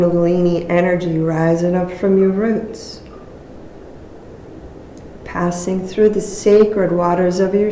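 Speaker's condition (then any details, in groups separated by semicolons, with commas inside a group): No condition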